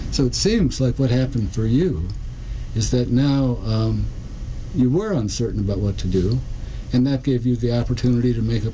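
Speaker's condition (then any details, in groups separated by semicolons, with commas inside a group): Parkinson's disease; diagnosed almost 4 years ago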